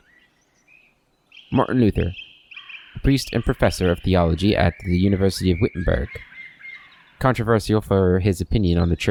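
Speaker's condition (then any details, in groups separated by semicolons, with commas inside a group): No condition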